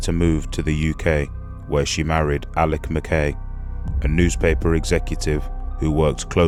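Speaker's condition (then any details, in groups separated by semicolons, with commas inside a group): No condition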